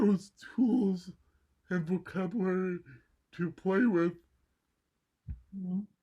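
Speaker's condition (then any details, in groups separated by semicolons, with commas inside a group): Cerebral palsy; mild left side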